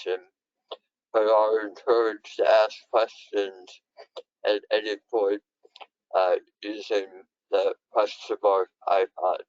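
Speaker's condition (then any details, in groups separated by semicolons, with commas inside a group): Head and neck cancer; left vagus nerve severed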